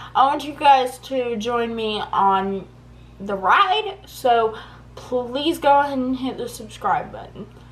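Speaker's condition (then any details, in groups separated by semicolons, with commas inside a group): Cerebral palsy; poor head control, neck falls back; uses brace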